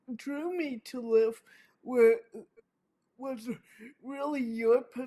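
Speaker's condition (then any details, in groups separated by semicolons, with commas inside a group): Cerebral palsy; affects hands and speech; speech affected, describes talking funny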